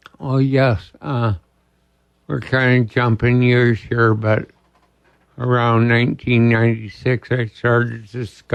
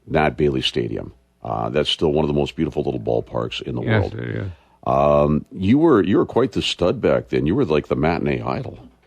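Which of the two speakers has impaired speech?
The first: ALS; diagnosed about two years ago.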